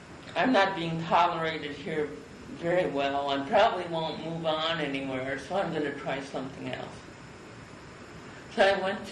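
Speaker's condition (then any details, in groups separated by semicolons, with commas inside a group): Cerebral palsy; from birth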